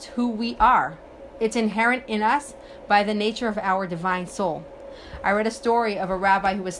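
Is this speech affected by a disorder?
No.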